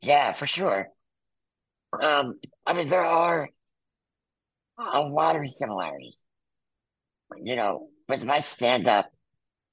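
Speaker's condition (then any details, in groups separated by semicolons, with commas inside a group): Muscular dystrophy; congenital, wheelchair user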